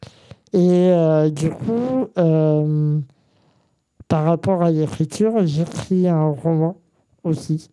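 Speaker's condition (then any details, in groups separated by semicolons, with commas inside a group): Congenital muscular dystrophy; present from birth, genetic protein-related cause, muscles stayed thinner and weaker; uses graphic tablet with Krita software for digital painting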